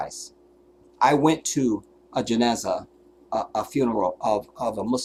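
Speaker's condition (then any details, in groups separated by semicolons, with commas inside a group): No condition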